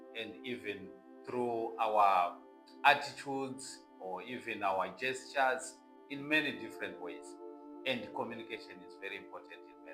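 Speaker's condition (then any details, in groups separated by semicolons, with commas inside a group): No condition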